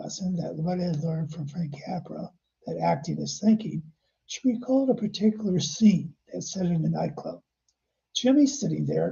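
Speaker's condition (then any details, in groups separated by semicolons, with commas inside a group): No condition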